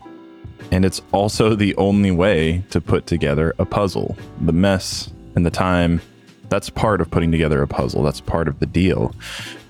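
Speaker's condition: No condition

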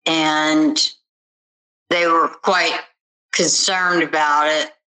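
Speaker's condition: Tardive dyskinesia; onset 10+ years ago, progressive, arm and leg flailing, falls, balance issues, moderately severe to severe; mild stutter now, formerly severe stutter making speech unintelligible, chewing and swallowing little affected

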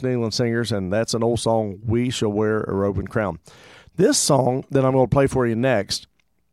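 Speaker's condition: No condition

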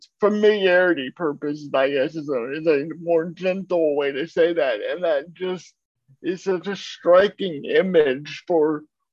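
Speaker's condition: Cerebral palsy; uses a wheelchair

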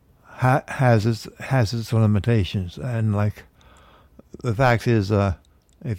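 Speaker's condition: Parkinson's disease; man aged 73

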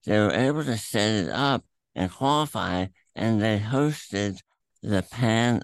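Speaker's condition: Throat cancer, tumor through tongue, attached to epiglottis; throat cancer three times, radiation with molded mask, chemo, checkups at Erlanger Medical Center Chattanooga; voice affected by cancer, eating issues from tongue tumor, still talks at length

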